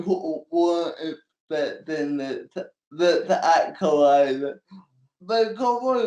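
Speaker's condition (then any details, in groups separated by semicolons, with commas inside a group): Cerebral palsy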